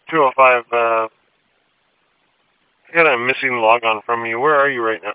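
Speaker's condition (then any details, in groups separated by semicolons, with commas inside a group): No condition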